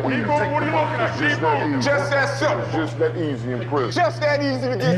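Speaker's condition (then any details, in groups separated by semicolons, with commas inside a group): No condition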